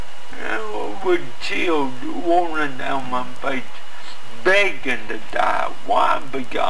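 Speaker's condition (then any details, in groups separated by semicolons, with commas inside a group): Cerebral palsy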